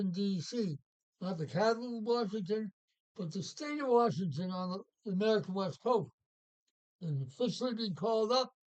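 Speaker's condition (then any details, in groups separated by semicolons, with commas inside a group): Parkinson's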